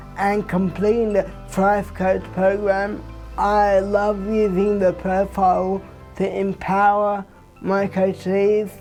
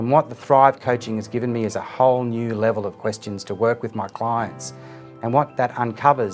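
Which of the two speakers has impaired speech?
The first: cerebral palsy; from birth.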